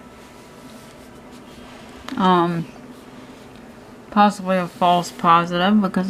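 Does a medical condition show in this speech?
Yes: cerebral palsy; hands affected, shaking.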